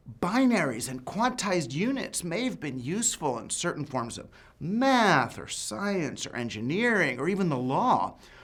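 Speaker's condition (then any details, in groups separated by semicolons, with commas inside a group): No condition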